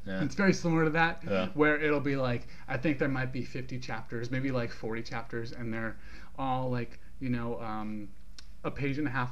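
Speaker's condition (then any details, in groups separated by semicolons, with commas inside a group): No condition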